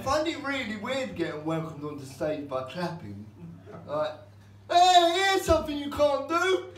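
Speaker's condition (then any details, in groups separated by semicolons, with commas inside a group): Cerebral palsy; cannot stand, performs seated; unusual voice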